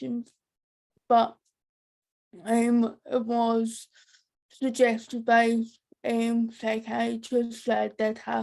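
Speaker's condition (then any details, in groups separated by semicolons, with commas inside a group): Cerebral palsy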